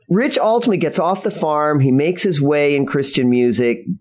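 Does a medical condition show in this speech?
No.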